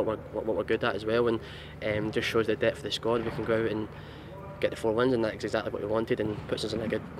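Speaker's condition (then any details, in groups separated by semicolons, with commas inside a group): No condition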